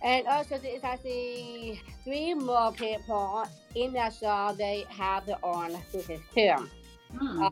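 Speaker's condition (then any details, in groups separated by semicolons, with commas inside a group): Down syndrome; present from birth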